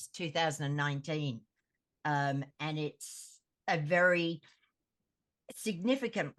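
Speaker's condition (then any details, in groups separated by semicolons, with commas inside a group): No condition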